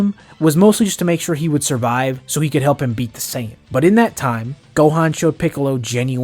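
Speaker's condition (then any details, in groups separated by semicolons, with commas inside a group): No condition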